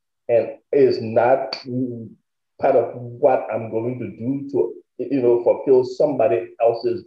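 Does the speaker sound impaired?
Yes: stuttering; lifelong stuttering, also called stammering; still stutters at times; sometimes cannot say own name to introduce self; here prolonged sounds.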